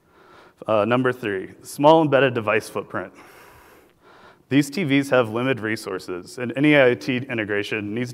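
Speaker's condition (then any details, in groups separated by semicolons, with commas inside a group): No condition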